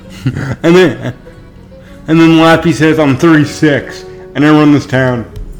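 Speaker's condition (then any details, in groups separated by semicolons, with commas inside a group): Cerebral palsy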